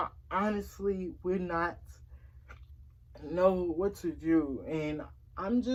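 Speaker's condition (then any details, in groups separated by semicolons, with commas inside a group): Cerebral palsy; since early childhood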